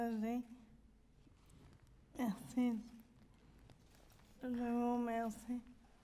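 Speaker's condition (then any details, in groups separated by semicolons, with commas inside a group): Neurodegenerative disease; genetic single-letter DNA variant, affects walking, precision, communication; progressive since age 10, no longer types, increasing dependence; elocution difficulties, assistant reads most of talk aloud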